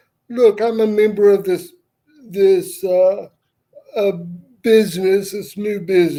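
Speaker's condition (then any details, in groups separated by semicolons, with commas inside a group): Cerebral palsy; wheelchair user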